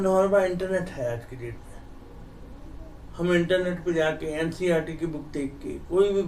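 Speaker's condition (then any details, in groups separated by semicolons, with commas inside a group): Cerebral palsy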